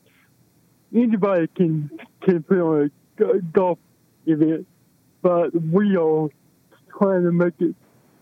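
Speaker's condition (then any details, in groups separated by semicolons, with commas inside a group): Cerebral palsy; affecting movement, balance and posture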